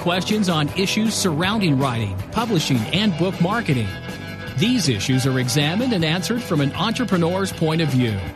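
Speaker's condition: No condition

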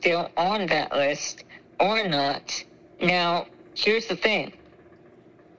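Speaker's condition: Spinal muscular atrophy; congenital, terminal, given 10 years to live, feeding tube, ventilator, cough assist, suction machine, nebulizers, CPT vest; trouble chewing and swallowing, high choking risk, secretions stay in lungs, fluids via feeding tube

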